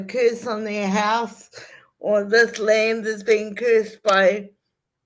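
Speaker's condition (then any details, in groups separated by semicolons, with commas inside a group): Cerebral palsy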